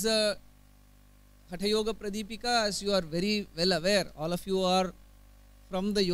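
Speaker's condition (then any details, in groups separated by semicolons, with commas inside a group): No condition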